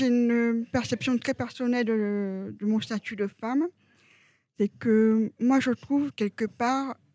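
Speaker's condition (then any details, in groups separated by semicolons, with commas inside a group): Profound congenital deafness, profound, from birth; sign language as complement for 7 years, relies on lip reading, hearing dog for 3 years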